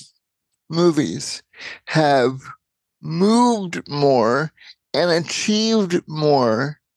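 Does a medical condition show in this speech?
Yes: cerebral palsy.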